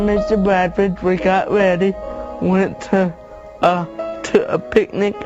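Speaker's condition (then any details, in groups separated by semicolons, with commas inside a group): Cerebral palsy; born premature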